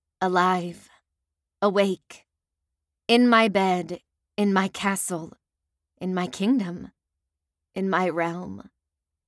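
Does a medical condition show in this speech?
No.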